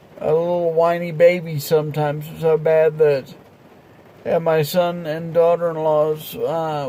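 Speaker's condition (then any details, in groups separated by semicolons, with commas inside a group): Multiple sclerosis, progressive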